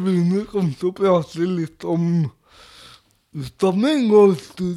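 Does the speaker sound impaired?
Yes: cerebral palsy; speech difficulties.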